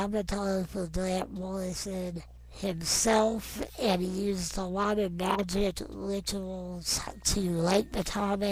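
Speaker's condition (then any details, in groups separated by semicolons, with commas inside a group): Non-progressive muscular dystrophy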